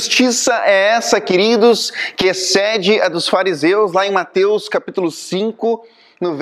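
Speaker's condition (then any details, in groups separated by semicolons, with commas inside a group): No condition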